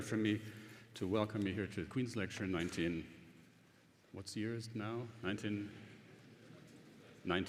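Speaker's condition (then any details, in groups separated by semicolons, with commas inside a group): No condition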